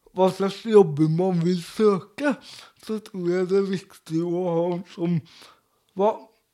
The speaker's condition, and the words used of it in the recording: Cerebral palsy. Eller taleutfordringer da, som både du og jeg har, even at vi gjerne blir sett på som litt dumme, rett og slett.